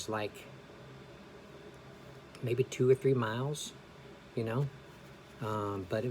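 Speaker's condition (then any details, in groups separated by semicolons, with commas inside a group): No condition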